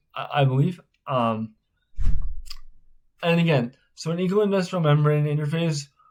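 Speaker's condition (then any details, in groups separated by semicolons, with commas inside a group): Spastic cerebral palsy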